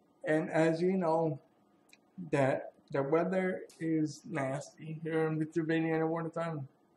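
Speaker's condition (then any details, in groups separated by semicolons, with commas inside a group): Cerebral palsy; sometimes hard to speak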